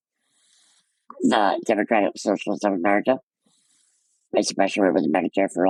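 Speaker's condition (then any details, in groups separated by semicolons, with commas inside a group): Muscular dystrophy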